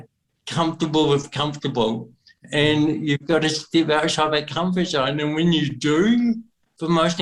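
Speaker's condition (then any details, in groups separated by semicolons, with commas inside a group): Cerebral palsy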